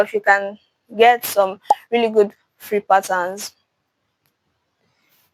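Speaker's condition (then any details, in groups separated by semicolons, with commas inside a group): No condition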